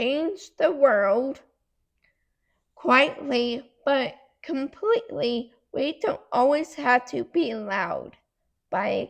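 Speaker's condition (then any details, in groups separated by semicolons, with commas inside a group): Cerebral palsy; affects muscles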